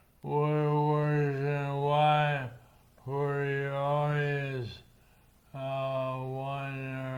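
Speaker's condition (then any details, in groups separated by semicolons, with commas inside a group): Progressive supranuclear palsy; neuromuscular system affected; speech a little hard to hear, shortness of breath, swallowing affected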